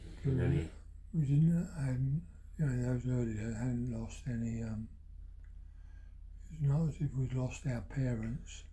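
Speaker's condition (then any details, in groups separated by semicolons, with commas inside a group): Parkinson's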